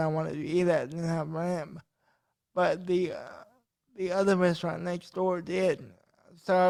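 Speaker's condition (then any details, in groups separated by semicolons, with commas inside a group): Cerebral palsy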